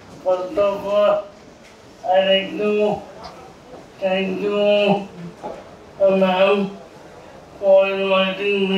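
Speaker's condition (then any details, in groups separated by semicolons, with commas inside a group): Cerebral palsy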